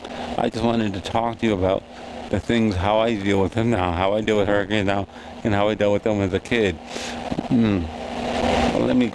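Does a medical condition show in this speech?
Yes: cerebral palsy.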